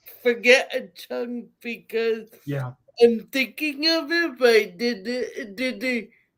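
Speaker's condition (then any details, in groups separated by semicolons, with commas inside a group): Cerebral palsy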